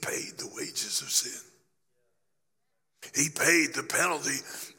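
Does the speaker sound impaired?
Yes: laryngeal cancer after radiation, growth on voice box treated with radiation and chemotherapy; voice box not removed.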